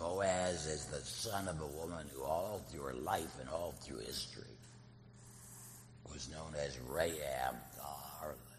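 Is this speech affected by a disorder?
Yes: laryngectomy; total laryngectomy after cancer recurrence, voice prosthesis, prior radiation and chemotherapy, liquid diet during treatment; artificial voice via prosthesis, like a kazoo, earlier could barely whisper, voice much better now.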